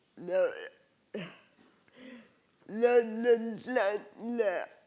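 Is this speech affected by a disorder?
Yes: cerebral palsy.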